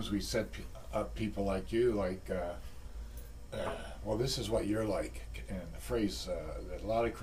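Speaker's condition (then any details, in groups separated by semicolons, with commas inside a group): No condition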